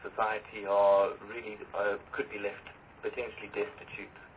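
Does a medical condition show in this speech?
No.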